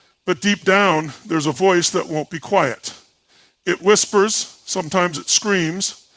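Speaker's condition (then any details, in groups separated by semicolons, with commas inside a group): No condition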